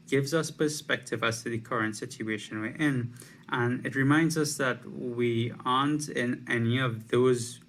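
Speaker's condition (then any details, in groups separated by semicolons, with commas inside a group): No condition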